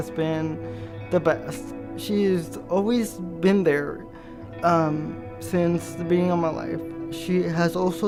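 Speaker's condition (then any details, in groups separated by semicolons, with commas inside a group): Cerebral palsy; ankles and arms affected; slight slur, speech therapy in childhood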